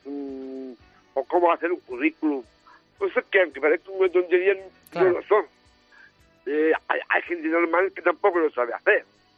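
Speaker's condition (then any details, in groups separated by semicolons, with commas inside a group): Down syndrome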